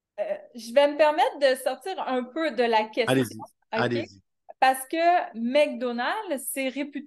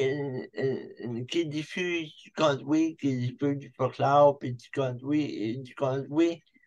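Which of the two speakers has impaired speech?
The second: cerebral palsy; from birth, spastic diplegia, affects motor skills and mobility; improved with age.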